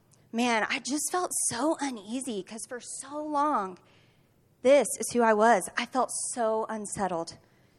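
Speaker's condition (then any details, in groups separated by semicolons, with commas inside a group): No condition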